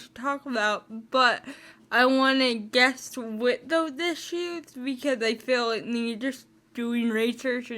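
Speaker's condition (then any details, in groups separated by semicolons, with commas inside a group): Spastic cerebral palsy, mixed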